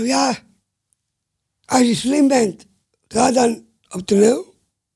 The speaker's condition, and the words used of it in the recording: Down syndrome. En inderdaad, wat je zegt, hoe je hier zit, je verwoordt zelf heel goed.